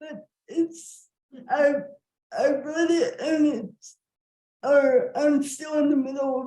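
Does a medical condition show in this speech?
Yes: cerebral palsy; wheelchair user.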